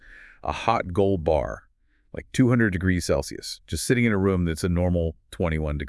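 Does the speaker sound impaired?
No.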